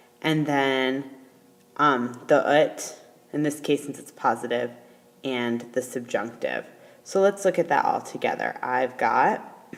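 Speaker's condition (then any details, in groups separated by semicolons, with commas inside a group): No condition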